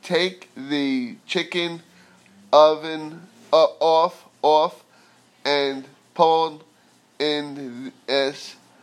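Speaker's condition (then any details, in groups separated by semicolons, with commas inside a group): Aphasia after stroke; aphasia caused by stroke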